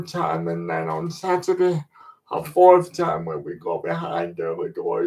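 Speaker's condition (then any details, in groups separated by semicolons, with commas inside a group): Cerebral palsy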